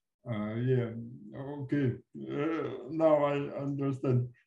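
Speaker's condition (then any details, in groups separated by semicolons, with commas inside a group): Cerebral palsy; from birth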